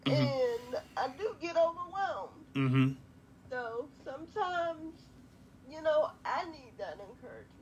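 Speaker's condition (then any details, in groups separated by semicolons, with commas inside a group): Quadriplegic cerebral palsy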